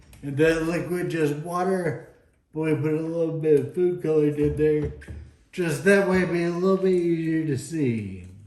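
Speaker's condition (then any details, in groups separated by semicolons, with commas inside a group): Friedreich's ataxia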